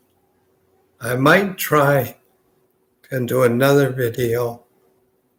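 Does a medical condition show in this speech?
Yes: multiple sclerosis.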